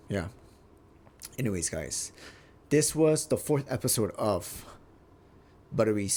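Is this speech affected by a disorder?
No.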